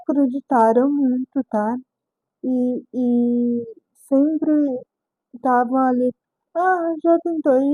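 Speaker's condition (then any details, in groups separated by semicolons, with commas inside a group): Cerebral palsy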